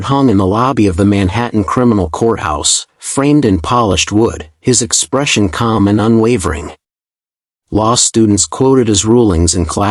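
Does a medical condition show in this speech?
No.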